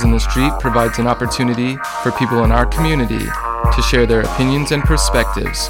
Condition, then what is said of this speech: No condition.